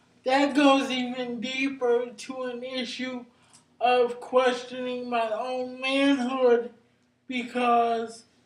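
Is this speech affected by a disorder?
Yes: cerebral palsy; brain injury.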